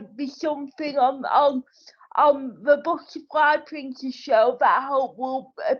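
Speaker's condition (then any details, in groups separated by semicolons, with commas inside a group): Cerebral palsy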